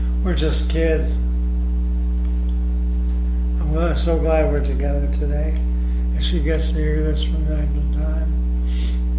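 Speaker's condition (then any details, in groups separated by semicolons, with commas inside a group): ALS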